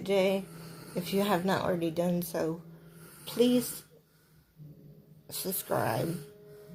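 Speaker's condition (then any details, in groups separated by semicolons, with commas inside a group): Cerebral palsy; sounds out of breath after therapy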